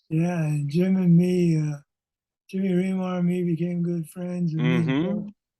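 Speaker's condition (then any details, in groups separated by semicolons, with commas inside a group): Parkinson's disease; lost former character voice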